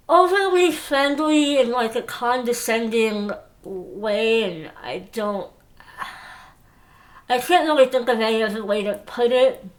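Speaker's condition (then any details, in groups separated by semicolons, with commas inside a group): Moebius syndrome; muscle transplant surgery ages 6 and 7, bilateral smile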